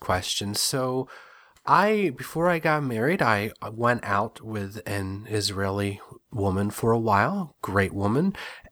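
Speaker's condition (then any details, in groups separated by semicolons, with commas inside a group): No condition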